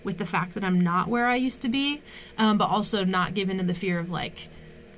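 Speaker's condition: No condition

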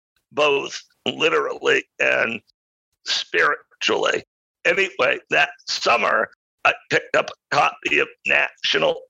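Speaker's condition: Spasmodic dysphonia; voice choppy and broken

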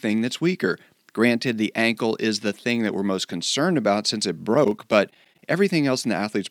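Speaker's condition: No condition

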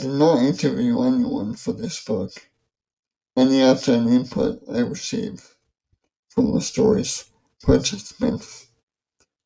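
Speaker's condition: ALS; ALS diagnosed at age 27, gradual changes before diagnosis, nervous system disease weakening muscles; 10 years since diagnosis, in second decade, slowly and gradually worn down; speech affected, mouth function impaired, affects reading aloud

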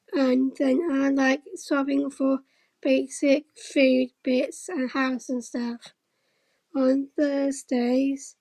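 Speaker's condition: Down syndrome; since infancy

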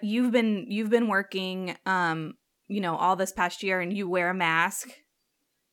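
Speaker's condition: No condition

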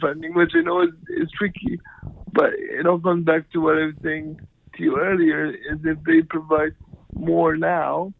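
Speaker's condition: Cerebral palsy; power wheelchair

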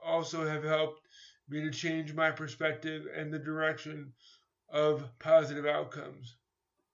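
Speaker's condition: Cerebral palsy; managed with exercises

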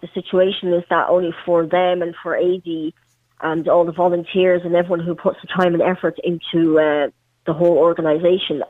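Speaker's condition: Cleft palate; congenital

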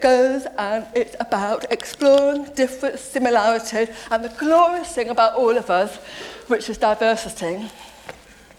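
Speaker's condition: Deafness; deaf since age seven

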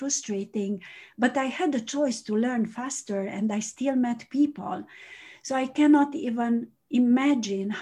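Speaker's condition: No condition

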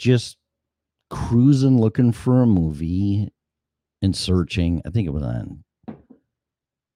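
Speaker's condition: No condition

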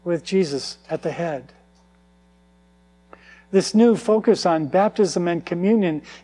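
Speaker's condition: No condition

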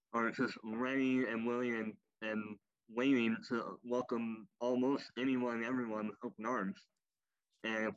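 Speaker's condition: Cleft lip and palate, popliteal pterygium syndrome

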